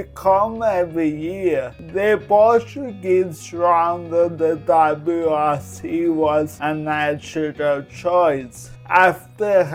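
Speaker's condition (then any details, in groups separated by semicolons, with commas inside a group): Cerebral palsy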